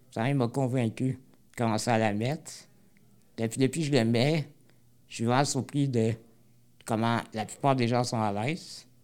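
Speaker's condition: Spinal muscular atrophy type 2; wheelchair user

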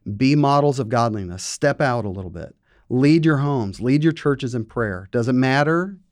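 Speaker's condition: No condition

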